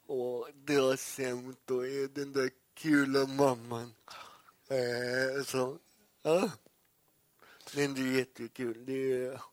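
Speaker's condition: Cerebral palsy; much improved through practice

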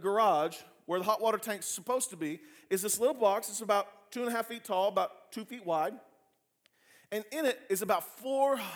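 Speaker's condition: No condition

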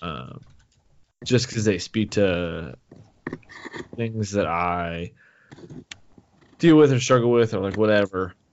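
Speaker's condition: No condition

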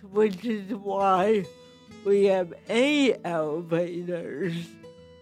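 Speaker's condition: Cerebral palsy with speech impediment

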